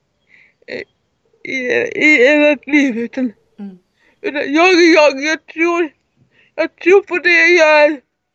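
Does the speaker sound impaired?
Yes: cerebral palsy; severe, wheelchair user.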